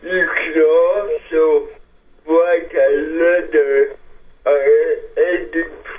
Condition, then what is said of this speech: Cerebral palsy. I have cerebral palsy, so maybe a little bit difficult to understand me, but as we go, we'll hopefully be able to understand me